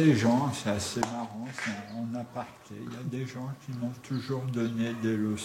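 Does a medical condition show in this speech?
Yes: tongue cancer; tracheostomy after surgery.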